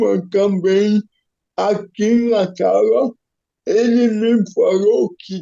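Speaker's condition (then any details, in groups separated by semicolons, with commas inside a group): Cerebral palsy; physical disability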